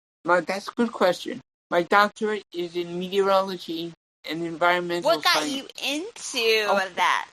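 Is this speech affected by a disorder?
Yes: cerebral palsy; tongue and legs.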